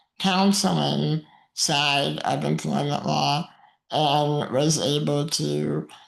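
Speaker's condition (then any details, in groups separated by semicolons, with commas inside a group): Muscular dystrophy; uses wheelchair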